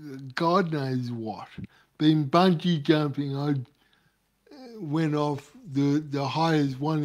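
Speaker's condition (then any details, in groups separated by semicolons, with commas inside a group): Cerebral palsy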